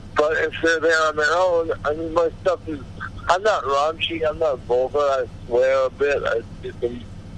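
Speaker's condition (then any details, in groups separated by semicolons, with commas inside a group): Cerebral palsy; body deteriorating with age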